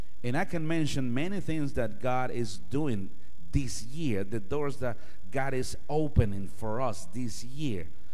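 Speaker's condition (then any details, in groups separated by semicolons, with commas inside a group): No condition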